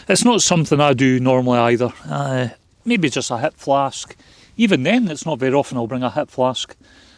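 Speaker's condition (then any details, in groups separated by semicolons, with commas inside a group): No condition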